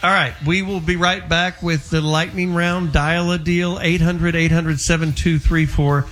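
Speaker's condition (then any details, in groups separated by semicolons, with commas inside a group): No condition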